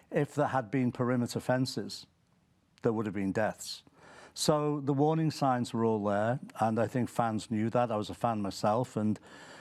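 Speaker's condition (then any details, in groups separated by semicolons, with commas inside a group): No condition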